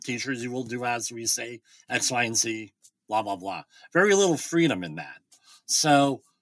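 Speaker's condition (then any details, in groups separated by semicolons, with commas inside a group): Bilateral cleft lip and palate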